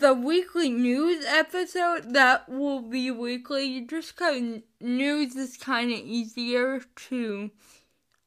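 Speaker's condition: Cerebral palsy; chronic illness and disability

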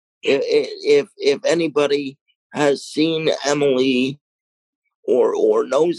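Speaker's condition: Cerebral palsy, mild

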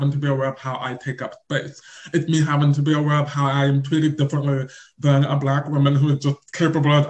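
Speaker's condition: Deaf or hard of hearing; invisible deafness

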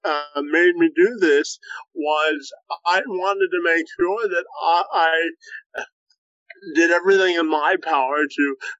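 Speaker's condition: Cerebral palsy, spastic quadriplegia; movement and dexterity

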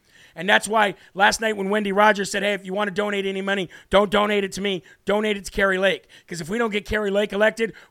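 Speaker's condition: No condition

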